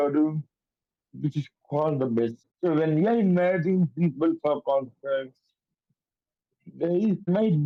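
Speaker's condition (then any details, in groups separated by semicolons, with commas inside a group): Cerebral palsy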